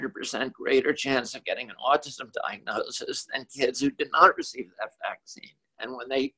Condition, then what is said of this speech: Spasmodic dysphonia. It's an issue where there are twitches in the voice box or the larynx.